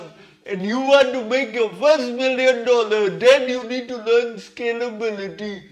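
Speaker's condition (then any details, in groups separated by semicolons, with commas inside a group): Cerebral palsy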